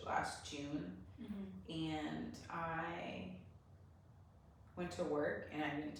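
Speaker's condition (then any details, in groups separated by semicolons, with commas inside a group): No condition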